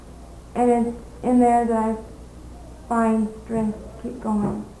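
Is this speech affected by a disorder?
Yes: cerebral palsy; non-progressive, plateau in abilities, walks without wheelchair, no formal physical therapy.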